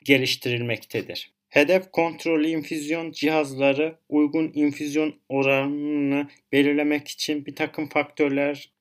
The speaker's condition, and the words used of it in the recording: No condition.